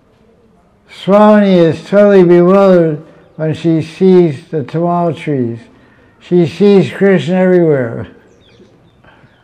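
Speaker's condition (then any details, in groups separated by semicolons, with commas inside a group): Deafness; finds sound way too loud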